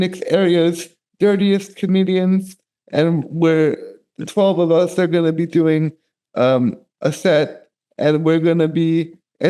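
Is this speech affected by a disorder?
Yes: cerebral palsy; speech affected.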